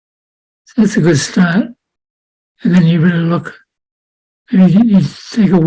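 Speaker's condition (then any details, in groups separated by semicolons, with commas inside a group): Parkinson's disease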